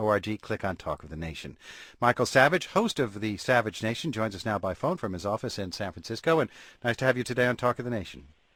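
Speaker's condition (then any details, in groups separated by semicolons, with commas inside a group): No condition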